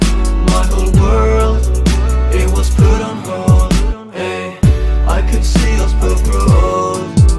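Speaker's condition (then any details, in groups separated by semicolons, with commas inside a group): No condition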